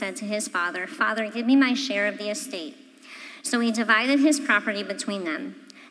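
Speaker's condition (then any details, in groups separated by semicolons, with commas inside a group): Cleft palate; congenital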